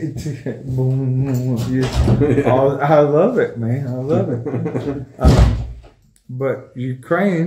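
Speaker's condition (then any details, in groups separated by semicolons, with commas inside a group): ALS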